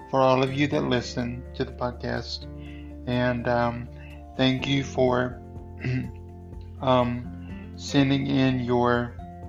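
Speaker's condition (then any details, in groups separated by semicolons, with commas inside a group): Cerebral palsy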